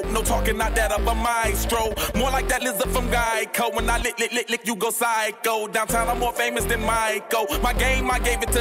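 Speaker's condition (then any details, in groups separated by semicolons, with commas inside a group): No condition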